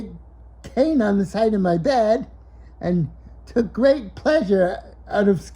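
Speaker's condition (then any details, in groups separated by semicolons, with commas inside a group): Cerebral palsy; brain damage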